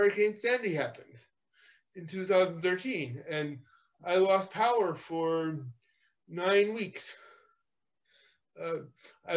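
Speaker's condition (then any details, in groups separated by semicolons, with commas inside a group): Cerebral palsy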